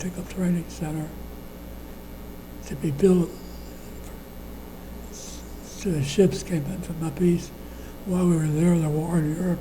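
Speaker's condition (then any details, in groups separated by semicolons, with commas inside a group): Parkinson's disease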